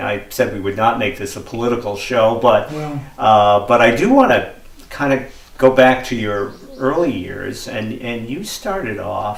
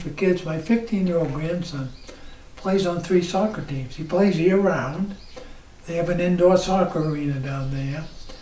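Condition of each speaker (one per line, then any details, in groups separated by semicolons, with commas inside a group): No condition
ALS; diagnosed couple years ago, types with two fingers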